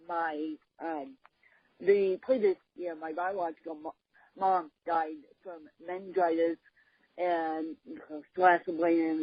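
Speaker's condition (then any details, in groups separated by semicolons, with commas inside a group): Cerebral palsy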